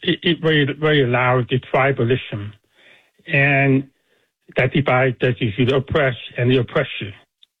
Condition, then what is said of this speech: Deafness. I would just like your audience to know that I am deaf, so I speak with the deaf accent, so that way they can just know what that is.